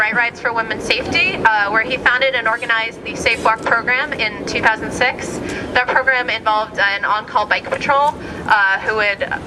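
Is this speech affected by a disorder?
No.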